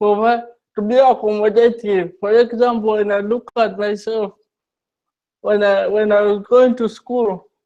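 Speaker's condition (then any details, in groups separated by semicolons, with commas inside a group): Cerebral palsy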